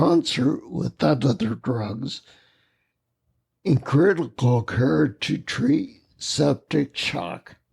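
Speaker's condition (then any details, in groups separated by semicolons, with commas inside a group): Spinocerebellar ataxia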